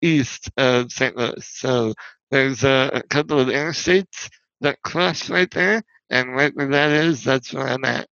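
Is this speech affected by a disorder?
Yes: spinal muscular atrophy; wheelchair user.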